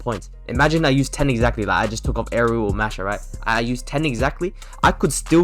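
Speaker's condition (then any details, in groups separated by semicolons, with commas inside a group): No condition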